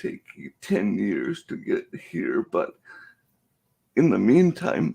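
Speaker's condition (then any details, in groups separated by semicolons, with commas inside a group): Cerebral palsy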